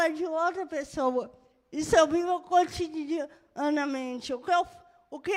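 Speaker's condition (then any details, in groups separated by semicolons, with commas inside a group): Cerebral palsy; birth brain injury; moderate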